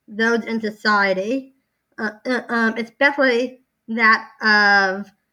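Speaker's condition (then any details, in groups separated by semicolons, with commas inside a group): Down syndrome; since birth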